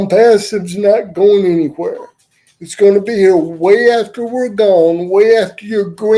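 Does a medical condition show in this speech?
Yes: cerebral palsy; uses wheelchair.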